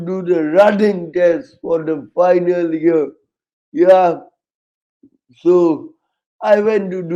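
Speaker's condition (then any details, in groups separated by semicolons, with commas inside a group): Cerebral palsy; present from birth, severe, mainly physical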